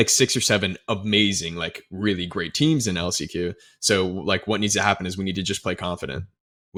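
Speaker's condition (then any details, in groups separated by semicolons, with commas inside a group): No condition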